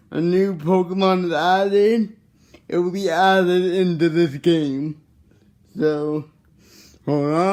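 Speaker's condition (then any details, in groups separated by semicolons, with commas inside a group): Cerebral palsy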